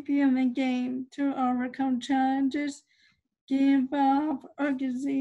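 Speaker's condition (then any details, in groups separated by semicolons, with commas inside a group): Cerebral palsy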